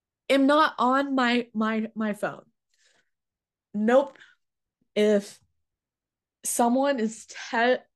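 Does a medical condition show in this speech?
Yes: stuttering; including blocks; more overwhelming than other stuttering, talking exhausting, fear of speaking; here repeated words, blocks.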